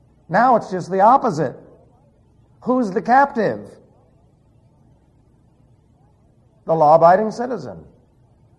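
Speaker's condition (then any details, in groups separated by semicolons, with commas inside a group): No condition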